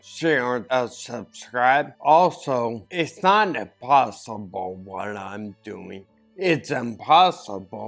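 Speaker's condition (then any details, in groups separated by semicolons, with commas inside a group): Ataxia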